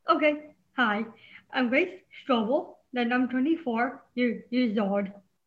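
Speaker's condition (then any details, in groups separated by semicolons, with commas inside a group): Down syndrome; congenital, stutter; age 24; brought out by anxiety, learned to control stutter for public speaking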